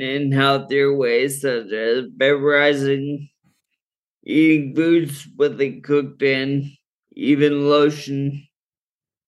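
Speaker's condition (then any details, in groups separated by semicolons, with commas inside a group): Friedreich's ataxia; muscle relaxing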